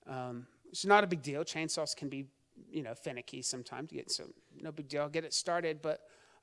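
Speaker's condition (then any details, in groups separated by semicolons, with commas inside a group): No condition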